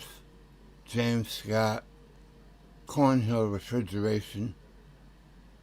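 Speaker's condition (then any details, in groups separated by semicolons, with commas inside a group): Tongue cancer; tongue tumor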